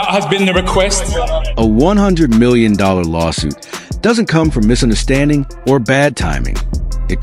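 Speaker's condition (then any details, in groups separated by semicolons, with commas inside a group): No condition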